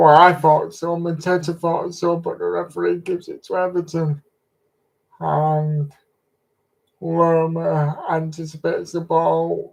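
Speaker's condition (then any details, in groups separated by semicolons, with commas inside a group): Cerebral palsy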